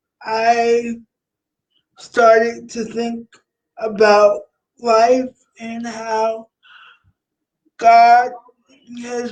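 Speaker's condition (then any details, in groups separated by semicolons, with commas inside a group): Cerebral palsy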